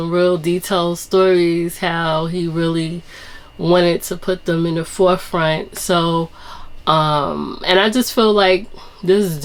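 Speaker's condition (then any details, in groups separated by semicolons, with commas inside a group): No condition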